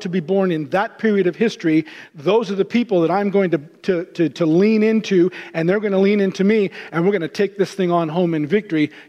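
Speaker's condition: No condition

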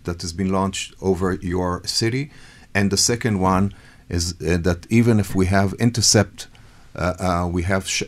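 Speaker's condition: No condition

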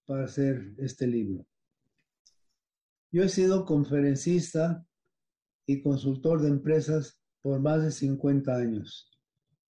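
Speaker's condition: Parkinson's disease; fairly controlled

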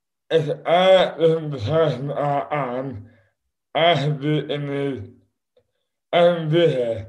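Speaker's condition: Dystonia; neurological movement disorder, caused by repeated rugby concussions and head knocks, affects speech and hands; slurred speech as first symptom, hands later involuntarily affected

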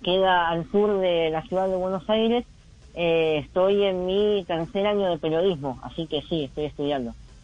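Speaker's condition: Cleft lip; congenital, some teeth affected; lip reportedly not yet corrected; nasal pronunciation, voice does not come out normally, difficulty speaking normally, noticeable on broadcasts

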